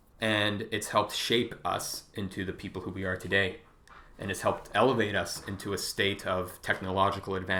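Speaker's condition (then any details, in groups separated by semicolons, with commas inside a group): No condition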